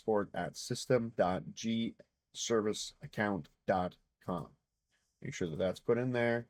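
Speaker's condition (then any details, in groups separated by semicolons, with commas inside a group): No condition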